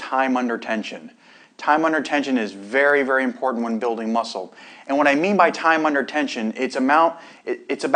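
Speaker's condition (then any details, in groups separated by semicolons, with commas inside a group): No condition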